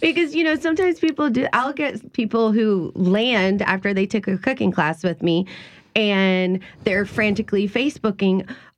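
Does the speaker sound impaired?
No.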